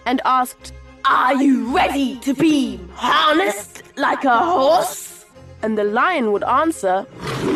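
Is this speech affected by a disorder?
No.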